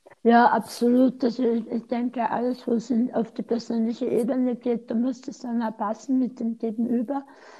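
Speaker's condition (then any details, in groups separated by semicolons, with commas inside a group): Tongue cancer surgery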